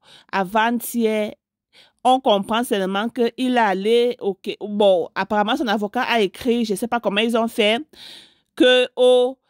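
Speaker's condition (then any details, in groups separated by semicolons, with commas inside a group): No condition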